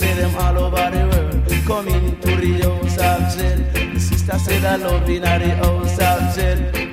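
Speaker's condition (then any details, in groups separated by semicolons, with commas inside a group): No condition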